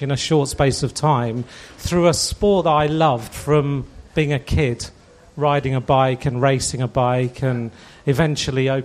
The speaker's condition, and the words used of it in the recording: None; typical speech.